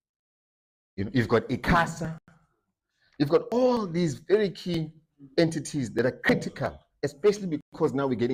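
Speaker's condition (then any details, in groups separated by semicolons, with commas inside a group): No condition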